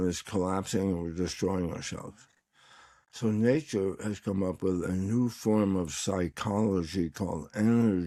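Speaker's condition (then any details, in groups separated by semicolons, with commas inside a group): Tongue cancer; recovering, tongue exercises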